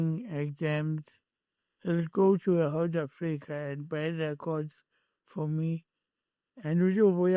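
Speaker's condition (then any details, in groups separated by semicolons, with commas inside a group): Cerebral palsy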